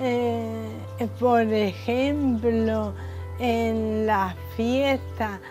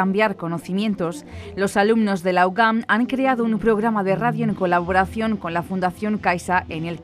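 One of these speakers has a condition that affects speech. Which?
The first: ALS; limbs affected, onset with running difficulty and falls.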